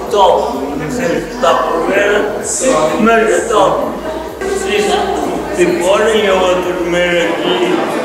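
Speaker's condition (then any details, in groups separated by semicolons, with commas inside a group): Cerebral palsy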